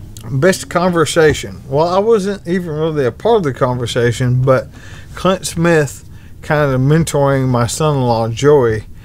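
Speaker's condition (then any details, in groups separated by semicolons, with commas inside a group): ALS; bulbar-upper onset, tongue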